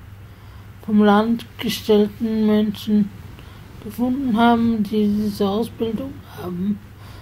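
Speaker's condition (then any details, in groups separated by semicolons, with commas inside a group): Spasticity from birth; multiple sclerosis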